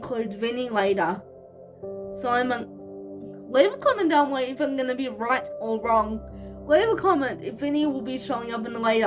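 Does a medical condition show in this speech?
Yes: cerebral palsy.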